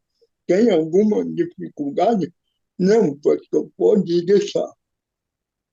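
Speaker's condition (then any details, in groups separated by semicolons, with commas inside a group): Cerebral palsy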